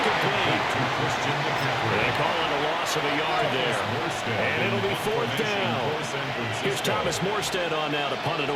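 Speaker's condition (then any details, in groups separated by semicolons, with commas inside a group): No condition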